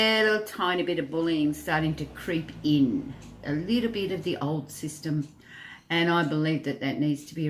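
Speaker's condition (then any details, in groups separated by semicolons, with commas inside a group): No condition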